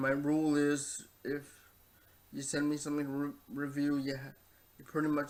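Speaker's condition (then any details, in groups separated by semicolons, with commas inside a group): Cerebral palsy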